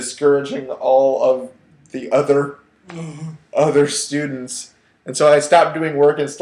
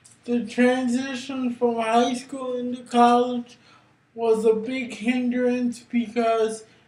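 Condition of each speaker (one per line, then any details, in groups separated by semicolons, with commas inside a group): No condition
Cerebral palsy; brain injury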